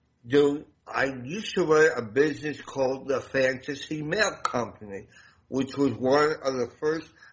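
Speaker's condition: Damaged voice box; voice sounds noticeably different

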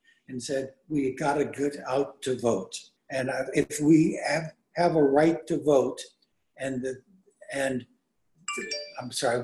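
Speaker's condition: Aphasia after stroke; aphasia caused by stroke; still improving daily, very tired every evening; can no longer speak Bulgarian, previously spoken fluently

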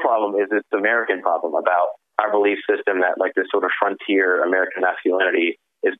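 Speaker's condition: No condition

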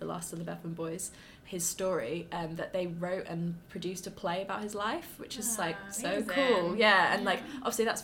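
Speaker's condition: No condition

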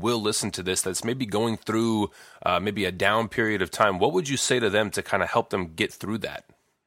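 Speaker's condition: No condition

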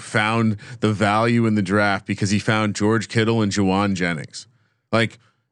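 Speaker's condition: No condition

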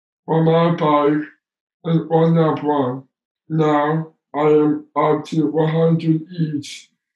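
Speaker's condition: Down syndrome; took a while to learn and deliver a speech, practices before speaking, does 6-minute public speeches

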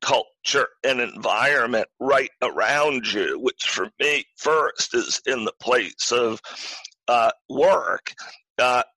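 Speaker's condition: Spasmodic dysphonia; voice weakened

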